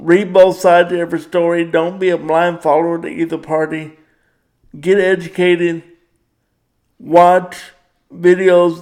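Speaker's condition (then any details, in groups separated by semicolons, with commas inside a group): Cerebral palsy; power wheelchair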